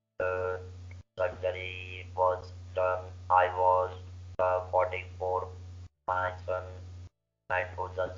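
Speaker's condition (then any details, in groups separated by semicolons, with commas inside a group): Laryngeal cancer surgery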